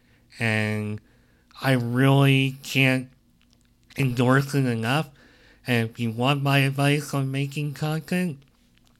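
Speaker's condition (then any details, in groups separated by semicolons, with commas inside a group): Cleft lip and palate; present since birth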